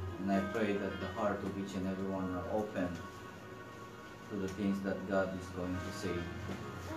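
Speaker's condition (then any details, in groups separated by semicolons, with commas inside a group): No condition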